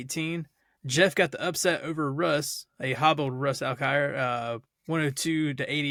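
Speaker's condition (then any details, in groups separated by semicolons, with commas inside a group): No condition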